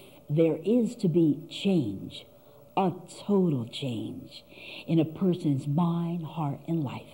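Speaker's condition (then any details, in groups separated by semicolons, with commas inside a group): No condition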